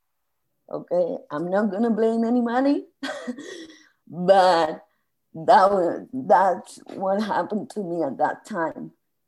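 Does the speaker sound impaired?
Yes: spasmodic dysphonia; vocal cord issue, gradual onset over 2-3 weeks, work stress during Boston project, diagnosed 8 years later; voice lost, could not speak at all for 2-3 years, hard to get words out, voice not natural.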